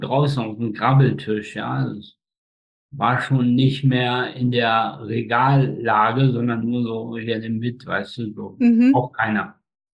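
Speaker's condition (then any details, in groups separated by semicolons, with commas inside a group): Spastic tetraparesis; birth accident, umbilical cord strangulation, brain oxygen lack up to 15 minutes, all four limbs; slightly hoarse from many speeches, runs half marathons, head twisting only in past; facial paralysis, speech control difficulties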